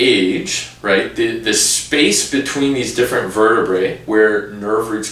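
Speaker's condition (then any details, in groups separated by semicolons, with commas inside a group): No condition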